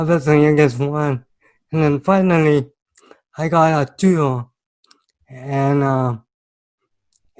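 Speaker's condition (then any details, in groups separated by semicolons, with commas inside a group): Cerebral palsy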